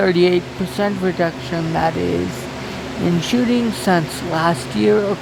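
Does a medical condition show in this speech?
Yes: cerebral palsy.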